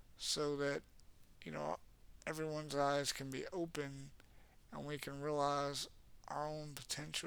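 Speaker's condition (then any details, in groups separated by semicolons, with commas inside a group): Cerebral palsy; has had speech therapy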